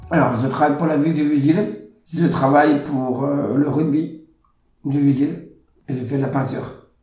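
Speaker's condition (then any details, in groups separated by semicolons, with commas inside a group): Down syndrome; present from birth, three copies of chromosome 21, slower than others at work and in daily life; about 42 years since birth, slower reflexes, some former physical activities no longer done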